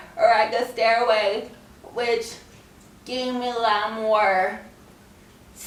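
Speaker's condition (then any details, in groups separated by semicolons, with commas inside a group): Cerebral palsy; scoliosis, spine and leg surgery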